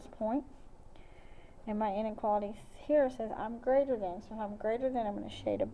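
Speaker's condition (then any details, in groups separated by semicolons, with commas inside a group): No condition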